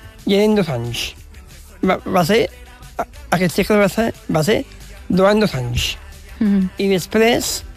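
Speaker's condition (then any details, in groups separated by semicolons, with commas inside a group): Down syndrome; genetic condition, told by parents in early childhood, understood gradually while growing up; adult; communicates clearly, less nervous than many guests, per host; practised structuring ideas through video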